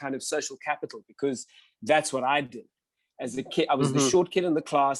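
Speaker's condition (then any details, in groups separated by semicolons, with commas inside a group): No condition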